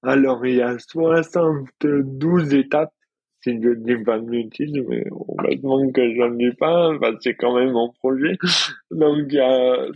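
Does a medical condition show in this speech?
Yes: dystonia; rare neurological dystonia, onset in childhood.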